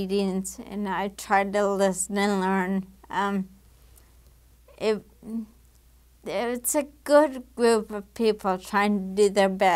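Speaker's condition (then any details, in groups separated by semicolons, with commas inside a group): Damaged diaphragm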